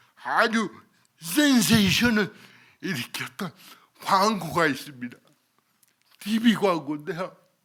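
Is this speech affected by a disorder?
Yes: cerebral palsy.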